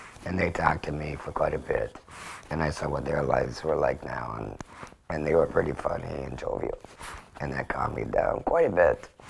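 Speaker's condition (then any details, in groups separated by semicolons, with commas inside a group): Laryngectomy; total laryngectomy for cancer, vocal cords removed, tracheoesophageal voice prosthesis; somewhat whispered voice, speaks by pressing neck prosthesis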